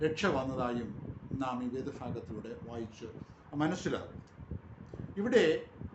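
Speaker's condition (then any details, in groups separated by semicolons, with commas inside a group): No condition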